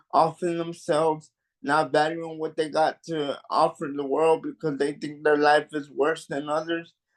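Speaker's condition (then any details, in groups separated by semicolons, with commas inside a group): Cerebral palsy; mild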